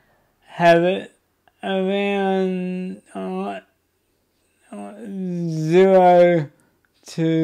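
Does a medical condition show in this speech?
Yes: cerebral palsy.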